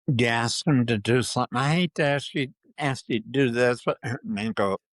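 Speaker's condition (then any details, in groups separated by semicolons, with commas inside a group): Parkinson's disease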